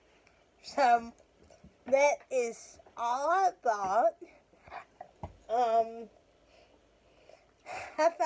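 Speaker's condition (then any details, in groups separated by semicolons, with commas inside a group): Cerebral palsy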